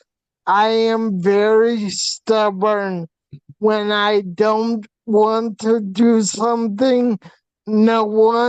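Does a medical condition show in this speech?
Yes: hydrocephalus with shunt failure.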